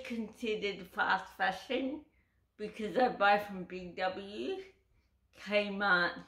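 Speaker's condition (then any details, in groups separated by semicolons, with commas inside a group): Cerebral palsy; uses wheelchair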